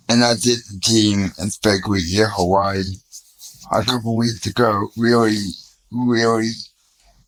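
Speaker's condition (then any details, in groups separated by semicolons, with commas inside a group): Cerebral palsy; from birth, spastic quadriplegia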